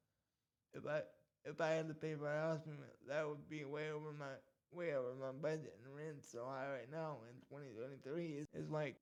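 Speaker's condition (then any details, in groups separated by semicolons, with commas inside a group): Cerebral palsy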